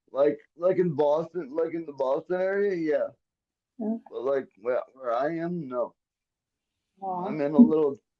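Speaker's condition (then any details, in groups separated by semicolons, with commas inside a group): Cerebral palsy; quadriplegic from birth, brain injury from brain bleed at birth, arms and legs affected, cannot walk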